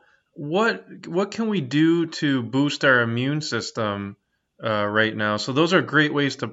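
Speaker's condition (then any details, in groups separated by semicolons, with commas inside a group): No condition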